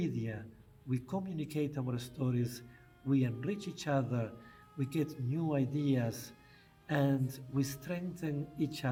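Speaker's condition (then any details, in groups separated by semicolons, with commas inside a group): No condition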